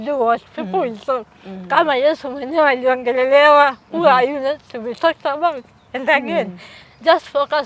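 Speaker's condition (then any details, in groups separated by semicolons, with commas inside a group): Cerebral palsy; from birth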